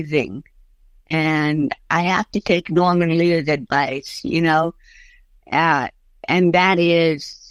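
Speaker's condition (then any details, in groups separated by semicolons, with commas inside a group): Cerebral palsy; since early childhood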